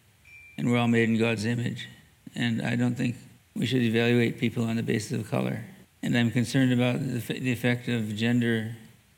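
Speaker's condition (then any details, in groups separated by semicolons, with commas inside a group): Parkinson's disease; reduced voice volume, uses classroom microphone, dictates with naturally speaking software, not standard strong dopamine medication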